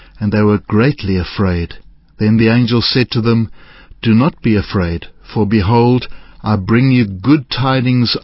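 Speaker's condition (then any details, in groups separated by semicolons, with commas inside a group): No condition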